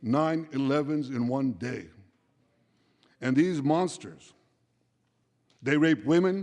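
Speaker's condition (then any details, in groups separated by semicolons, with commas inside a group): No condition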